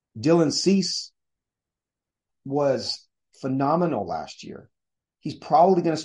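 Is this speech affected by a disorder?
No.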